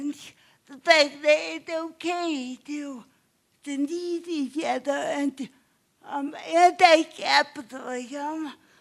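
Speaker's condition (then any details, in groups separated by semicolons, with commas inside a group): Cerebral palsy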